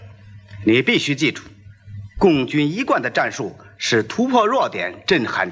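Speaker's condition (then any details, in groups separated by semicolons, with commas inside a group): No condition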